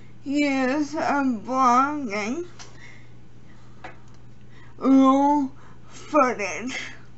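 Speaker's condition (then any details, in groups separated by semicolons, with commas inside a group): Cerebral palsy; premature birth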